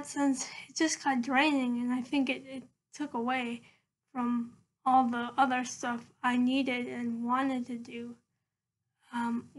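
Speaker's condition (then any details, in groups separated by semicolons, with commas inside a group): Cerebral palsy, mild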